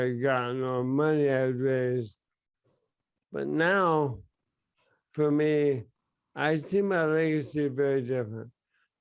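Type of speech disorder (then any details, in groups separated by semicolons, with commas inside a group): Bulbar dysarthria; bulbar onset ALS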